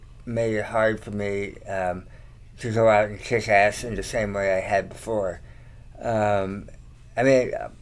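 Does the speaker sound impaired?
Yes: tongue cancer surgery; three or four tongue surgeries.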